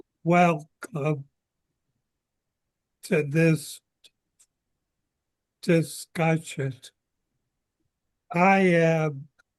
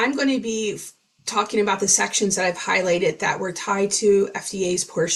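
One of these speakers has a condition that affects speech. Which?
The first: ALS; seventh year of disease.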